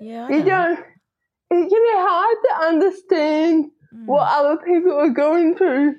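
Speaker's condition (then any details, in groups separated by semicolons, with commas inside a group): Cerebral palsy, spastic diplegia; speech a bit odd, typing easier, computer full-time for schoolwork since grade one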